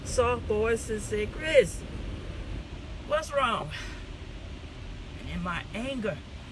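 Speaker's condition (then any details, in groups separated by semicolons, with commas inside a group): No condition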